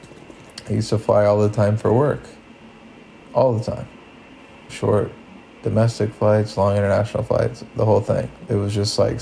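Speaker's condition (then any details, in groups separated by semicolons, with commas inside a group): No condition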